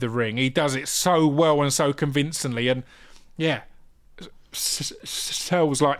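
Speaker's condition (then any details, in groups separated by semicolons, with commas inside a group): Stammer; stutter, unnoticed during rapping and spoken word years, noticed with radio show and podcast, works with STAMMA; struggles with hard g sounds, had pet renamed Finley to avoid hard g name; repeated sounds, prolonged sounds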